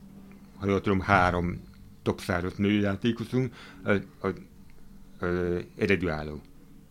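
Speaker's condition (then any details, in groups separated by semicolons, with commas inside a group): Hearing impairment; hard of hearing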